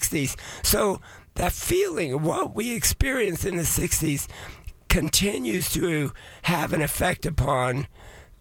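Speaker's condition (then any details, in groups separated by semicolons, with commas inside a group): Voice changed after vocal cord surgery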